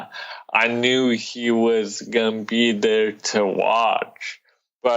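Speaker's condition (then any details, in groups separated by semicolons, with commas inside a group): Cerebral palsy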